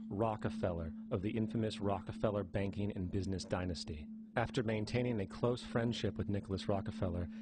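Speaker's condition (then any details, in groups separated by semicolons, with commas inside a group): No condition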